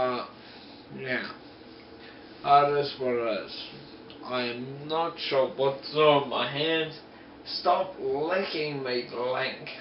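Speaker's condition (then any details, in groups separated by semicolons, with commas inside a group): Multiple sclerosis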